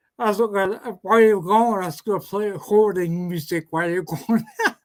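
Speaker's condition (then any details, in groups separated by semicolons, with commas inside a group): Ataxia; black spot on cerebellum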